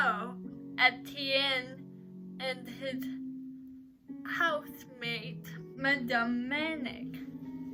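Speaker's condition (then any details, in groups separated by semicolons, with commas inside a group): Cerebral palsy; uses crutches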